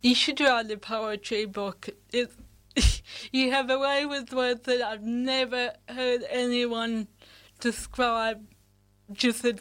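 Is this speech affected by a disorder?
Yes: cerebral palsy; present from birth.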